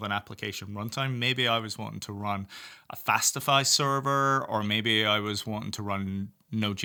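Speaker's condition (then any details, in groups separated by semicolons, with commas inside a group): No condition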